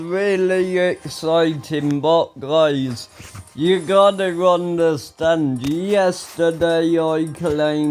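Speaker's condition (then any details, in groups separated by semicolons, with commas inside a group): Ataxia; speech recently worse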